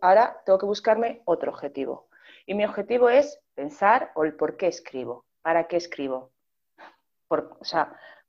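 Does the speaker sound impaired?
No.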